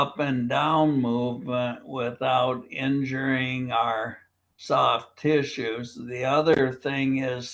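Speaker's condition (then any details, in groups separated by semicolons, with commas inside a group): Primary lateral sclerosis, bulbar onset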